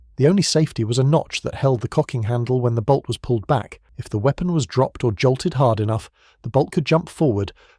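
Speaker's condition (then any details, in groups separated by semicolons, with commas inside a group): No condition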